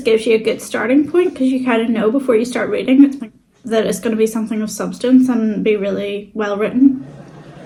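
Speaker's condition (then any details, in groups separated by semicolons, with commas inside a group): No condition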